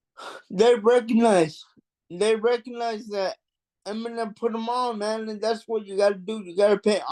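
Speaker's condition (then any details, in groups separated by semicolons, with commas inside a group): Cerebral palsy; mild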